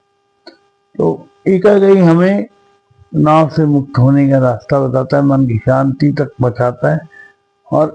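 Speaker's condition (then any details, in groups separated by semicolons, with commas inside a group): Cerebral palsy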